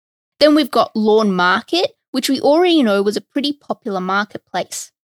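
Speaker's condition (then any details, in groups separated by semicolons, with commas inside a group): No condition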